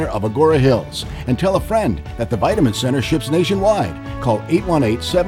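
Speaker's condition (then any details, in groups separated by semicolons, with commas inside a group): No condition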